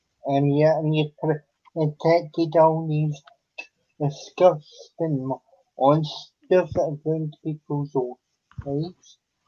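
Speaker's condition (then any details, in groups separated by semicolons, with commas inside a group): Cerebral palsy; unable to walk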